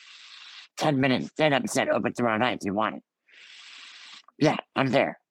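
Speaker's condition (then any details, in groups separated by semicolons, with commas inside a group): Ullrich congenital muscular dystrophy; scoliosis surgery at 14 nearly fatal, stopped breathing 2 minutes six weeks later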